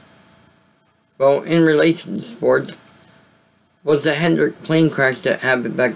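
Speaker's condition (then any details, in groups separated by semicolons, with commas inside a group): Cerebral palsy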